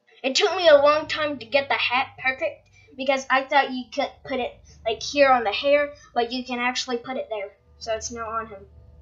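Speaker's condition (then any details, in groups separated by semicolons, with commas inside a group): No condition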